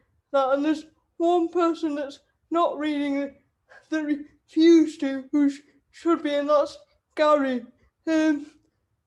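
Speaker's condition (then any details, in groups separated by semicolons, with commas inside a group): Cerebral palsy; wheelchair user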